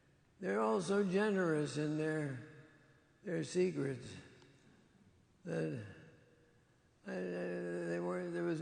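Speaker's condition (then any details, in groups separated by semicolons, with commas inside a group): Parkinson's disease; diagnosed 20 years ago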